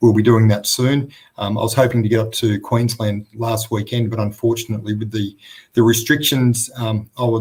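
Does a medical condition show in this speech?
No.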